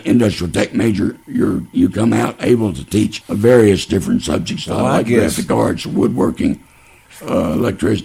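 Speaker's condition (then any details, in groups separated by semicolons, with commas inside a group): Laryngeal cancer; later lesions in mouth and one on neck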